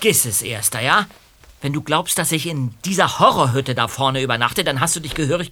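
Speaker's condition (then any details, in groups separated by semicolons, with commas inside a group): No condition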